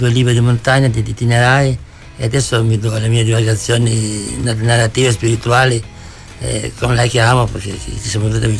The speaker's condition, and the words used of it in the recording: Parkinson's disease. Parlo male, non riesco quasi a camminare.